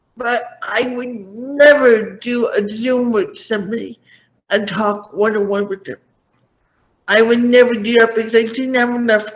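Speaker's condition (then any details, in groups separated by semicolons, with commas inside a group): Cerebral palsy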